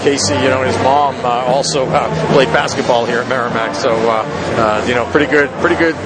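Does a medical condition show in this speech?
No.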